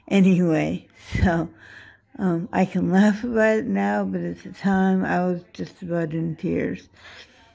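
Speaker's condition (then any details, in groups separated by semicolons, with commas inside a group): Dystonia; affects how speech sounds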